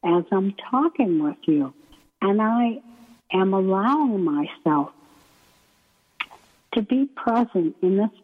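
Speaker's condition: ALS; first symptoms subtle in right foot, onset during pre-doctoral internship at VA, wheelchair user, transfer board; about three years since onset, two since diagnosis, can no longer transfer self; weak breathing muscles, hard to speak, may sound weak or unclear, paces speech with breathing, slowing, pausing

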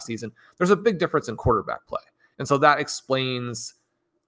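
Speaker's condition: No condition

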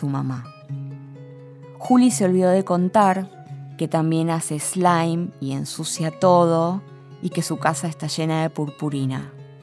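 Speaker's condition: No condition

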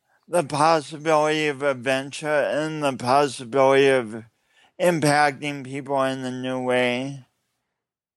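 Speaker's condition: Cerebral palsy; oxygen loss at birth

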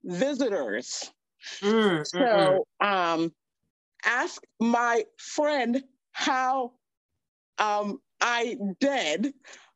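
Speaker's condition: Aphasia; unable to text

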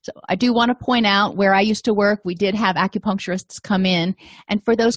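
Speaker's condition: No condition

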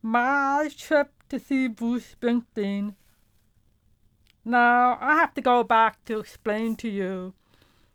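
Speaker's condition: Profound deafness; hears music

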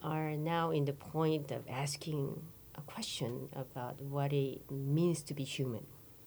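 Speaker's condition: No condition

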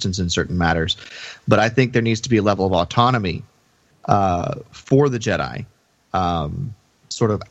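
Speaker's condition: No condition

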